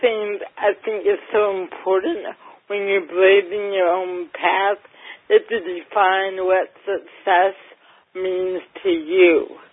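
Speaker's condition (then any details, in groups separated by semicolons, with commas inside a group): Cerebral palsy, mild; mildly affects speech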